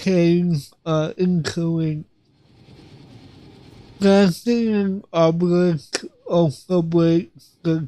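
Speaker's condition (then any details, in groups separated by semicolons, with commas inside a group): Cerebral palsy; affects voice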